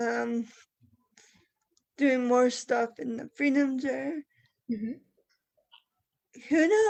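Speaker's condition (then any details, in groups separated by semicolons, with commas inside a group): Cerebral palsy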